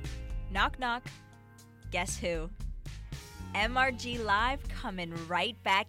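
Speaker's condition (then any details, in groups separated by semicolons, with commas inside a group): No condition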